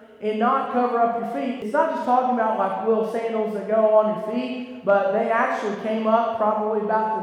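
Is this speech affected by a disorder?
No.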